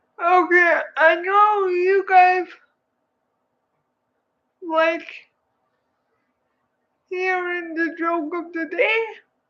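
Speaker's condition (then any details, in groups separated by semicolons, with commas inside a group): Cerebral palsy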